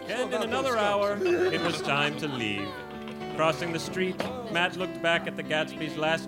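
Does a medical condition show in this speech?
No.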